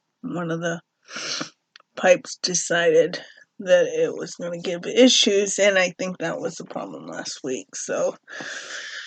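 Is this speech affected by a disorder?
Yes: cerebral palsy; uses a cane.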